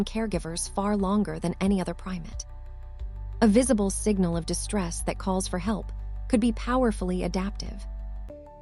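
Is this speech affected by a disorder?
No.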